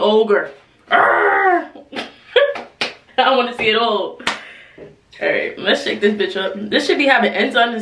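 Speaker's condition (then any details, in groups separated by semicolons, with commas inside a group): No condition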